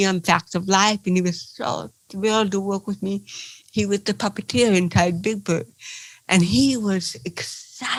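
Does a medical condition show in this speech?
Yes: cerebral palsy; from birth, titanium neck.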